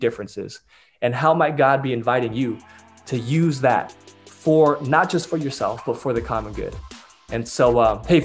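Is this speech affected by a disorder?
No.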